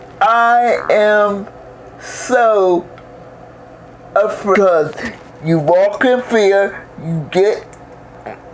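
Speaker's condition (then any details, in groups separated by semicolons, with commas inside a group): Cerebral palsy; most of life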